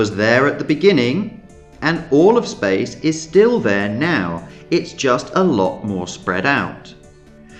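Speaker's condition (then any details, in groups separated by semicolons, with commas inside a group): No condition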